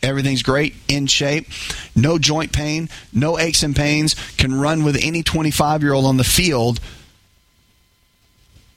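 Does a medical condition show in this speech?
No.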